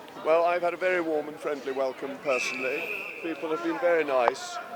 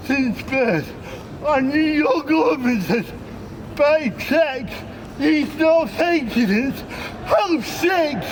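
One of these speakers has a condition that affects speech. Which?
The second: cerebral palsy; from birth.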